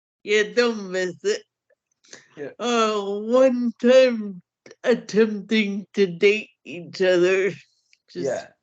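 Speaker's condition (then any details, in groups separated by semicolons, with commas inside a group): Cerebral palsy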